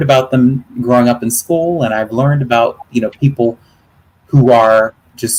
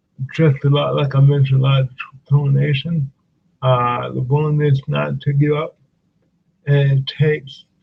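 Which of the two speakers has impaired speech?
The second: cerebral palsy; from birth, hands and legs, muscles hard to relax; speech affected at times.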